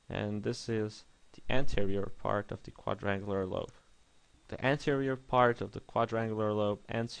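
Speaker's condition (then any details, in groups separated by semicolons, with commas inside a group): No condition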